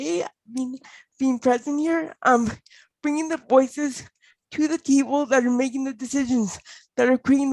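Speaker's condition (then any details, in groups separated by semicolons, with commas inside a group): Cerebral palsy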